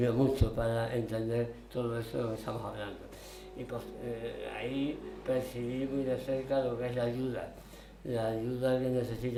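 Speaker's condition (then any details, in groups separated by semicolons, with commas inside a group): Tongue cancer, partial glossectomy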